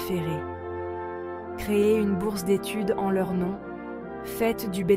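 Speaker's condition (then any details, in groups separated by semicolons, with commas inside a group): No condition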